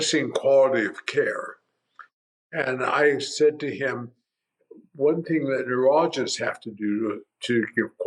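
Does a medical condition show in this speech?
Yes: primary lateral sclerosis; tongue.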